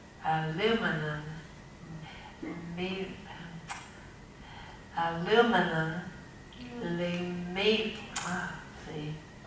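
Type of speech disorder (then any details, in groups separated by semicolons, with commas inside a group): Acquired apraxia of speech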